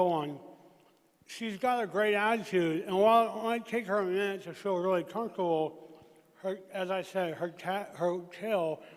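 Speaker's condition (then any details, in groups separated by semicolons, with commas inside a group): Traumatic brain injury; emergency tracheotomy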